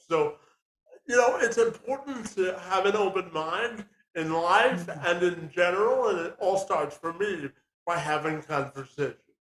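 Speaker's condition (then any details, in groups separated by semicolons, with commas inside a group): Spastic quadriplegia cerebral palsy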